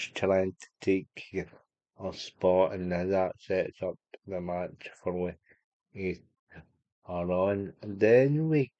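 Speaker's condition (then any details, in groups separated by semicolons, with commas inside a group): Cerebral palsy; unable to walk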